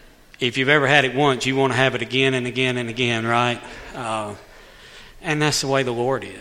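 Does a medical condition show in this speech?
Yes: cleft lip and palate; born with cleft lip and cleft palate, lip scar hidden by mustache.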